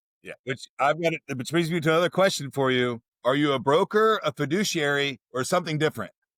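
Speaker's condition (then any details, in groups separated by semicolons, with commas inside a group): No condition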